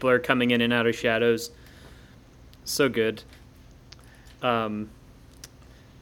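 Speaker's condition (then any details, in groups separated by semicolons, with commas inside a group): No condition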